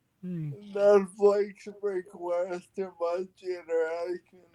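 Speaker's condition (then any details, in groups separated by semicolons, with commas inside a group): Friedreich's ataxia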